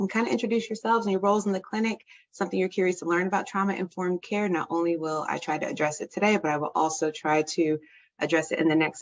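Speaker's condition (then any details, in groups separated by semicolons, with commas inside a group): No condition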